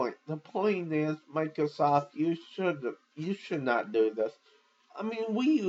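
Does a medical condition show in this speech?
Yes: cerebral palsy.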